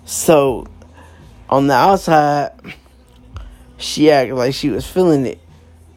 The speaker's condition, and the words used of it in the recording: Cerebral palsy. I can talk. I can walk. And I'm blessed for that.